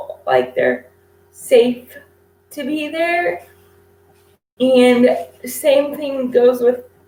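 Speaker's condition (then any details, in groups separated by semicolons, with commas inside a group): Cerebral palsy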